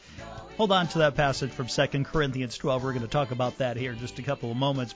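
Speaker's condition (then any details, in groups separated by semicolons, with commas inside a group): No condition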